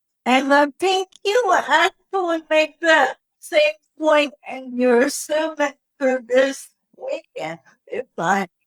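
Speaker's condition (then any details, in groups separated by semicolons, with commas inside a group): Cerebral palsy; wheelchair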